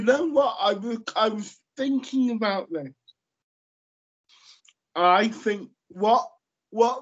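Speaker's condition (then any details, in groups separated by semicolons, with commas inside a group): Cerebral palsy; lifelong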